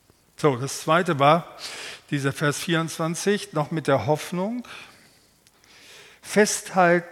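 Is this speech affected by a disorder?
No.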